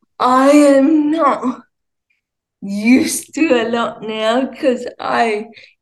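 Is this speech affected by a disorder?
Yes: cerebral palsy, ataxia; walks short distances, mostly uses wheelchair, muscles tense more when told to relax.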